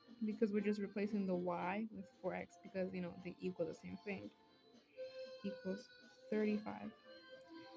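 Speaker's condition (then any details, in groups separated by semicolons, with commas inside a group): No condition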